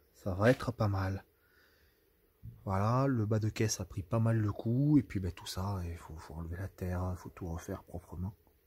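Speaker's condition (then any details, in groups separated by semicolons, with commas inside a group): No condition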